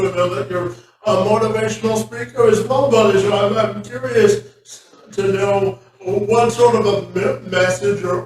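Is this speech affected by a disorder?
Yes: cerebral palsy; since birth.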